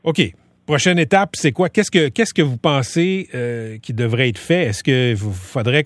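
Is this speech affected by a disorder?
No.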